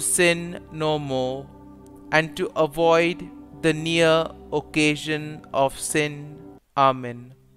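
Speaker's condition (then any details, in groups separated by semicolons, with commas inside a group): No condition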